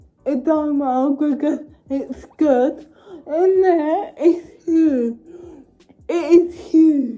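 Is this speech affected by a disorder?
Yes: cerebral palsy.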